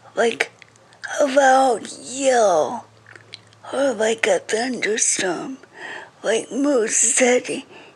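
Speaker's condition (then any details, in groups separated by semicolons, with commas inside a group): Cerebral palsy; speech affected, reading very slow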